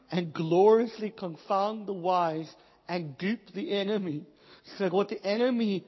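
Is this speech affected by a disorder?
Yes: cleft palate, Pierre Robin syndrome; congenital cleft palate, still struggles quite severely.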